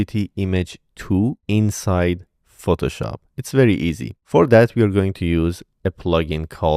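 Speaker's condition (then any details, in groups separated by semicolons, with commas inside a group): No condition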